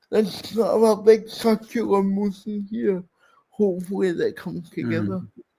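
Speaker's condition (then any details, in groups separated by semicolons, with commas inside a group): Cerebral palsy; speech impairment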